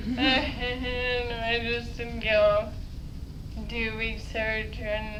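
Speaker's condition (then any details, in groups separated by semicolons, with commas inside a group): Dysarthria; ataxic dysarthria from Friedreich's ataxia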